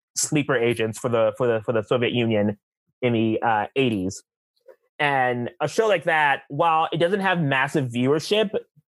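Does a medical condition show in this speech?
Yes: stuttering, mild; stutter since childhood, school speech therapy, exercises not kept up, never fully resolved; still stutters, not frequently, not a big issue; stutters much less when performing, stutters when excited, stops and restarts, eases after minutes; here repeated words, prolonged sounds.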